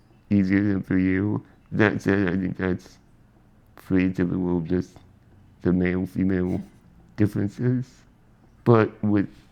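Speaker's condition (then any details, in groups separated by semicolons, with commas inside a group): Spinal muscular atrophy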